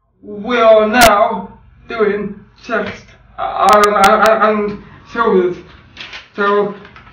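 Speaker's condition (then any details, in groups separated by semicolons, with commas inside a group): Cerebral palsy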